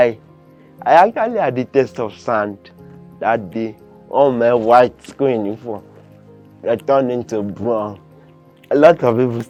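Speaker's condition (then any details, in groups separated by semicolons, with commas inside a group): Cerebral palsy, severe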